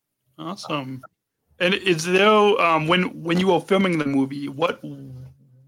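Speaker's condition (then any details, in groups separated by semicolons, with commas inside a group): No condition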